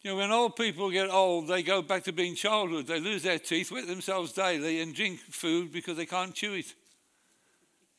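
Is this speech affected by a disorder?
Yes: Parkinson's disease; dragging foot.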